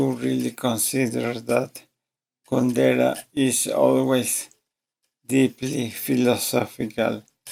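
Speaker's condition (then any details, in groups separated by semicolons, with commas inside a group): ALS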